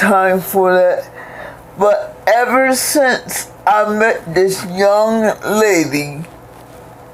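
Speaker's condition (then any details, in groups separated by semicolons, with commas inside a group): Cerebral palsy; most of life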